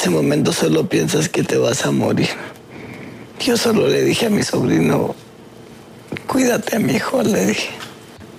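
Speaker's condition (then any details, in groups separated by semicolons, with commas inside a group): Tracheostomy after gunshot wound; bullet traveled down to abdomen, inner jaw fractured, throat injured, throat surgery; tracheostomy still in place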